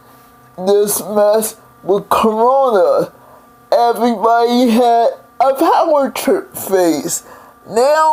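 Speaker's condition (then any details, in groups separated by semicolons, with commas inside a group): Cerebral palsy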